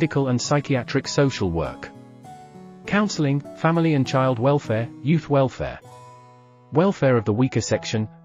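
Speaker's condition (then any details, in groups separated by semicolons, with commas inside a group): No condition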